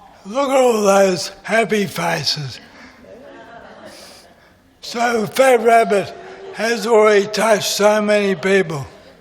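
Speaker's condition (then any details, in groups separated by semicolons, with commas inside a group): MND; voice is going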